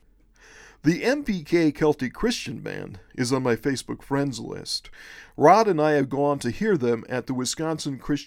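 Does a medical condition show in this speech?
No.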